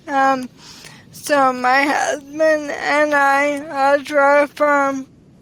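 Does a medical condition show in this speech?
Yes: ALS; onset in pinky finger.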